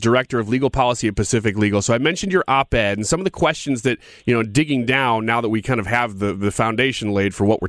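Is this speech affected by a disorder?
No.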